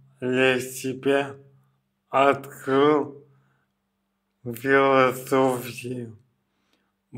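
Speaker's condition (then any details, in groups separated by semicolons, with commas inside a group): Bulbar ALS, bulbar onset; very unclear, speech almost lost, difficult swallowing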